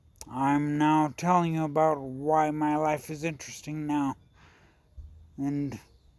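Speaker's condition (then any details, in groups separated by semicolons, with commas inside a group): Traumatic brain injury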